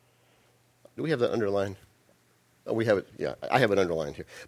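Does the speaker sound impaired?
No.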